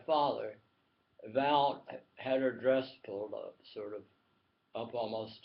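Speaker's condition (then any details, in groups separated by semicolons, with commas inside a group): Tongue cancer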